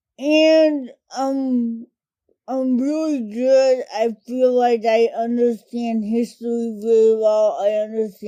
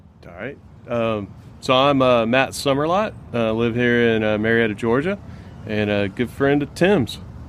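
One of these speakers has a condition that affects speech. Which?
The first: cerebral palsy; affects speech and fine motor skills; diagnosed as toddler; primarily affects speech.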